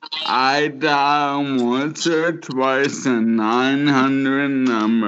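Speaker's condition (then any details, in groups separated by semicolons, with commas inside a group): Motor neuron disease; brain not talking to muscles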